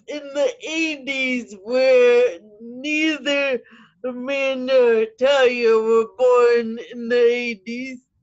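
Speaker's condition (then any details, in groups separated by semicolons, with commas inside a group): Cerebral palsy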